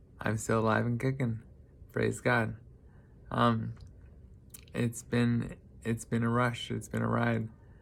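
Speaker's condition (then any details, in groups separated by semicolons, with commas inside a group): Traumatic brain injury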